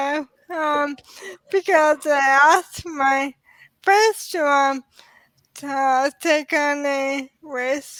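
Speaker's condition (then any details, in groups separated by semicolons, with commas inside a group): ALS; sporadic form, onset in pinky finger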